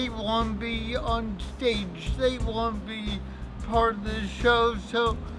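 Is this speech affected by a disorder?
Yes: cerebral palsy.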